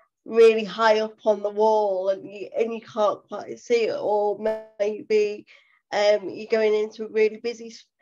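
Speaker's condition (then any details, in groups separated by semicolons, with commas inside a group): Cerebral palsy; full-time wheelchair user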